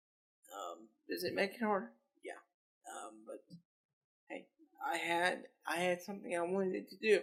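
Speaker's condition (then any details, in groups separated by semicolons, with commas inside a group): Cerebral palsy; lifelong physical disability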